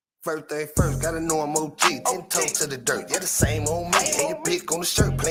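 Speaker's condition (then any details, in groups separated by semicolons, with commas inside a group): No condition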